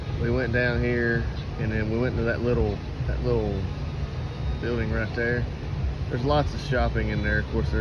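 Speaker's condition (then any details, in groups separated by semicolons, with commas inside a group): No condition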